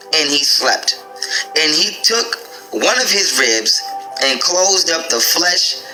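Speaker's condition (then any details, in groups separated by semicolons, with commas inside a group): No condition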